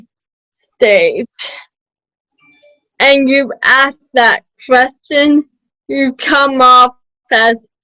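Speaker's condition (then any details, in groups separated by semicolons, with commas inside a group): Cerebral palsy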